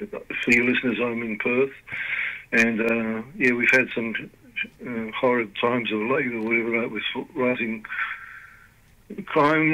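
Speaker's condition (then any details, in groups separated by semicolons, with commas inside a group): Parkinson's disease; limited capacity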